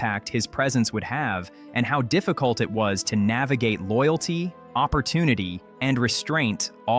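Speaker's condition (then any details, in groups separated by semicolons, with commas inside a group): No condition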